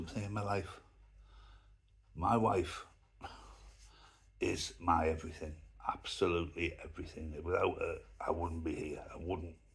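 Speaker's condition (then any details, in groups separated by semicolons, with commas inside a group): Myasthenia gravis; affects eyes, mouth, arms and legs; about three years since onset, sudden onset, arm shakes, breathing affected; voice a bit strange, right mouth drops, swallowing and chewing affected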